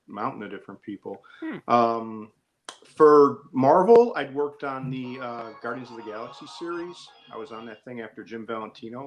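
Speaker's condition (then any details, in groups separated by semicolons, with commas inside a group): No condition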